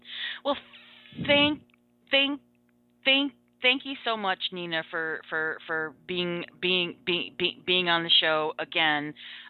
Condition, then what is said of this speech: Stuttering. I very, very rarely stutter on my name, which I don't know if it's because I don't use my name very often, or I don't